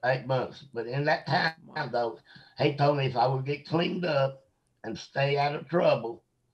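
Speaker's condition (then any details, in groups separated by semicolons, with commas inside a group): Mosaic Down syndrome; age 56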